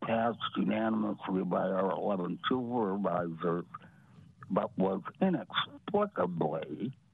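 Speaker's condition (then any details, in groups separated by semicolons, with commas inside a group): Parotid gland removal; recurring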